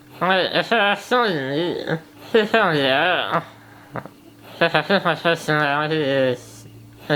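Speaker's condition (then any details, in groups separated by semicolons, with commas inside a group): Spinal muscular atrophy type 1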